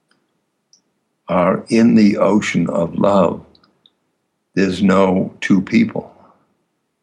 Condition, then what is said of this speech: Aphasia. This aphasia speech, wow, just these silences.